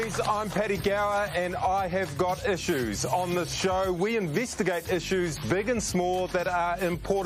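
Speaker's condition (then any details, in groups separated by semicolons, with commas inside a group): No condition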